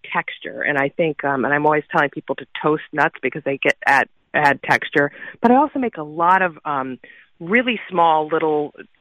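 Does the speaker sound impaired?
No.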